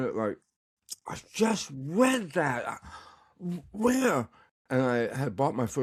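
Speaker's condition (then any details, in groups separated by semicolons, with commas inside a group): Tongue cancer; recovering, tongue exercises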